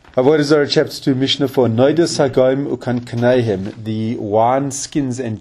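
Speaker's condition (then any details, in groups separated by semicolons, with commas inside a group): No condition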